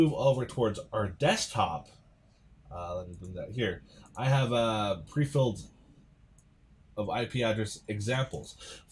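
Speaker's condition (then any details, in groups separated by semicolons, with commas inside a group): No condition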